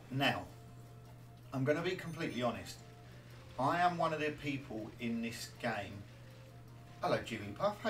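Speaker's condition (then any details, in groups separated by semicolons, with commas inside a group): No condition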